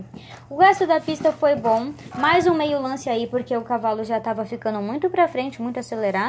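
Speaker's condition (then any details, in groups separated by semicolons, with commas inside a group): No condition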